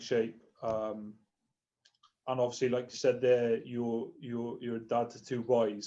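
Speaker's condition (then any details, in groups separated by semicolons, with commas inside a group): No condition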